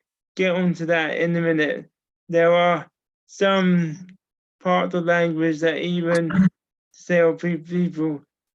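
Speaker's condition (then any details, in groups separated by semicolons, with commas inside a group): Cerebral palsy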